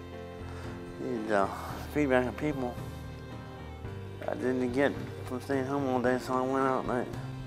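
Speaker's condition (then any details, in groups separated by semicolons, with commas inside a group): Parkinson's disease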